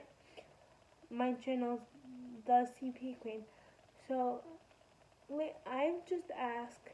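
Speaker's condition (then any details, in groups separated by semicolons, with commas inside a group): Spastic quadriplegic cerebral palsy; able to talk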